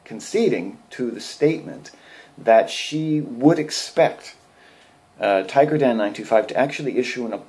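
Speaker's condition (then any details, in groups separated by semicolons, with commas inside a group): No condition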